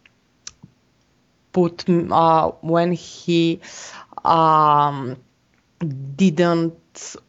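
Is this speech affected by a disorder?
Yes: stuttering; past speech language therapist, Toastmasters-style stuttering self-help group, speeches recorded on camera; worse in public speaking, interviews, stress, foreign languages like English, Norwegian, processing meaning; little with colleagues; here prolonged sounds, blocks.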